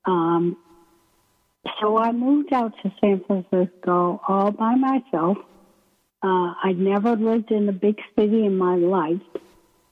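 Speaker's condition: ALS; limb onset in right foot, symptoms about a year before diagnosis, year of testing, uses Beasy board transfer board; hard to breathe and speak, voice may sound weak or hard to understand, paces speech with breathing

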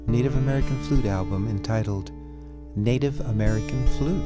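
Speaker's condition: No condition

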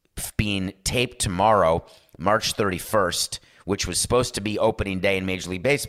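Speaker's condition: No condition

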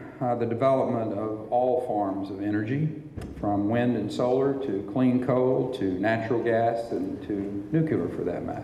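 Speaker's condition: No condition

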